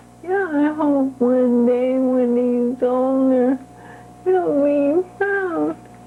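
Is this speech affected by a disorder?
Yes: ALS; diagnosed at 38, barely walks, hands lost, strong liquid medication; voice barely audible, later almost unintelligible, swallowing and breathing problems.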